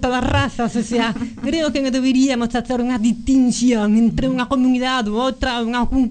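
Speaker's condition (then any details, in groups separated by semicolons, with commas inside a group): Profound congenital deafness; both ears from birth, detected about 15 months, lifelong hearing aids, bilateral cochlear implants, first at age 27; almost 35, about 8 years since first implant, second implant some years later; speech learned by lipreading and early reading, about 1.5 years rehabilitation to access words by ear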